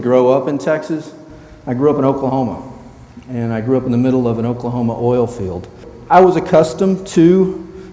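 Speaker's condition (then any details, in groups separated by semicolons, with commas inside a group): No condition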